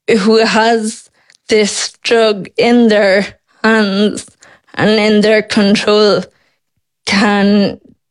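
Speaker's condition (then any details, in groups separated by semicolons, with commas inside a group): Friedreich's ataxia; symptoms late primary school, diagnosed 12 by professor King, Temple Street, three scoliosis spinal surgeries; speech expected to disappear, synthetic voice expected, swallow worsening toward thickeners, breathing may need ventilator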